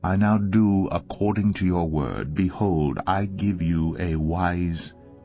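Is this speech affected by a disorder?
No.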